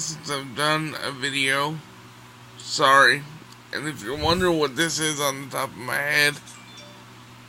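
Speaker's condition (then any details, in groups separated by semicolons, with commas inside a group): Cerebral palsy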